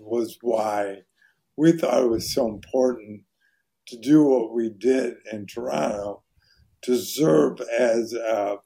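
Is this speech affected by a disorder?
Yes: ALS; voice very hoarse.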